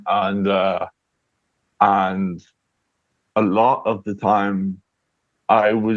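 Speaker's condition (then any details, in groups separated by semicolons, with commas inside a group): Cerebral palsy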